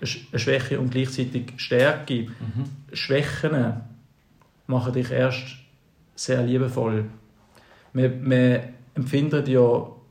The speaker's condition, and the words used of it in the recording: Stuttering. Also wenn ich allein im Zimmer bin und Selbstgespräche führe, dann rede ich fließend.